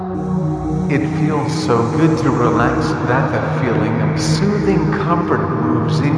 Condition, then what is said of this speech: No condition.